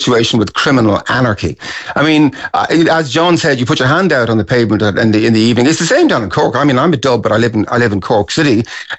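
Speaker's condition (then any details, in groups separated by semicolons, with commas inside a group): No condition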